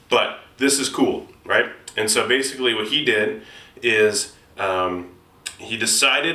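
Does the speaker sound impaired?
No.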